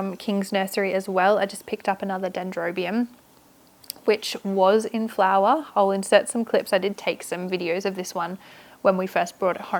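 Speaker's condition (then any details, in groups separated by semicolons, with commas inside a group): No condition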